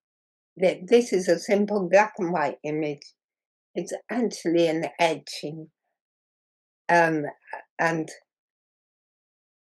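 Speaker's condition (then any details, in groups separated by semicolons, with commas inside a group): Muscular dystrophy; progressive muscle wasting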